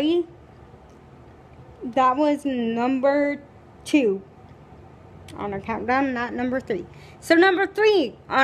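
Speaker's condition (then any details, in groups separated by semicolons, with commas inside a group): Cerebral palsy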